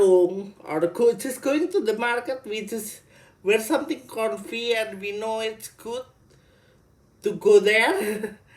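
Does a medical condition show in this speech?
Yes: cerebral palsy.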